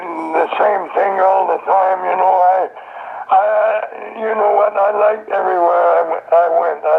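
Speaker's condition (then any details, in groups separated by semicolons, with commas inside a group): Throat cancer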